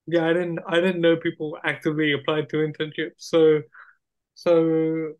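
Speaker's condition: Cerebral palsy; wheelchair user

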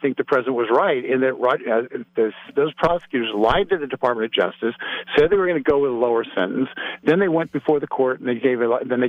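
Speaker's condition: No condition

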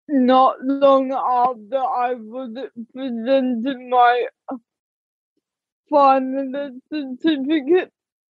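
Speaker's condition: Ataxic cerebral palsy; diagnosed at age two, affects walking and fingers, therapy can help improve; speech audibly affected

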